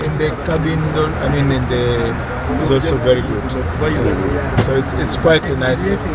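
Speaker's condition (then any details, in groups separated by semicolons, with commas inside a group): No condition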